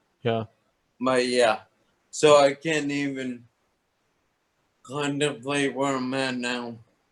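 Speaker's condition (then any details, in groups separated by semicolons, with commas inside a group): Toxic leukoencephalopathy, locked-in syndrome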